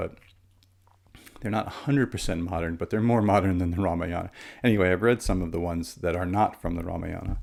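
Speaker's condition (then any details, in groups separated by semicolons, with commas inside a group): No condition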